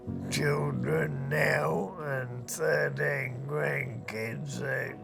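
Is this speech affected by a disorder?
Yes: MND; first symptoms in speech; two years to diagnose, can no longer play guitar; speech affected first, can no longer sing.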